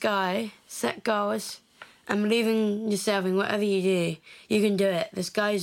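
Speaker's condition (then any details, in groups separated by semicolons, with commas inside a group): Down syndrome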